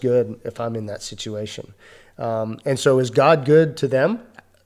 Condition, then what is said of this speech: No condition.